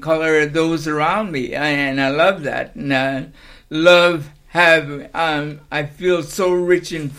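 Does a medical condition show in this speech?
Yes: cerebral palsy.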